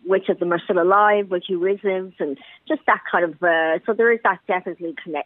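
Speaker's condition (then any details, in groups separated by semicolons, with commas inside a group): Cleft palate; congenital cleft palate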